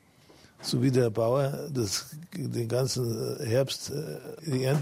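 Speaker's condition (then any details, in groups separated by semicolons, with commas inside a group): Parkinson's disease; now walks with crutches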